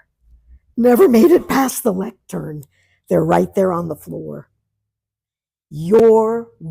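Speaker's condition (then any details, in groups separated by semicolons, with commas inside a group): No condition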